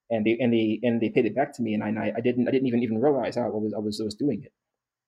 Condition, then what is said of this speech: Stuttering. There's something about that wanting to get it over with that makes it worse.